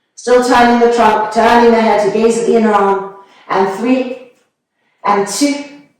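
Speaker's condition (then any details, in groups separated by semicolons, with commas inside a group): No condition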